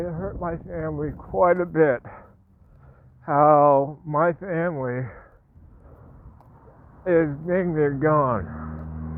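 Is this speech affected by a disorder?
Yes: Parkinson's; speech impediment.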